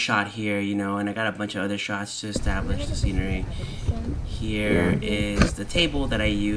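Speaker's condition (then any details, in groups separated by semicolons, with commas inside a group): No condition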